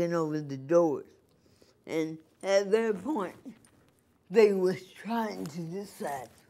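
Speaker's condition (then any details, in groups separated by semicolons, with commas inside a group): Cerebral palsy; from birth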